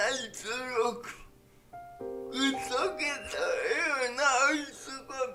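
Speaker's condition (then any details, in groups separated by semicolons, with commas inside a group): Brain lesion disability grade 1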